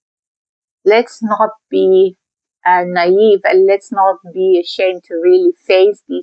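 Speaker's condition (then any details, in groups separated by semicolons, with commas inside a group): No condition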